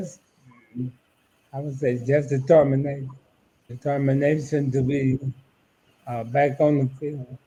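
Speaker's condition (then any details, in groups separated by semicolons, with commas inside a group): ALS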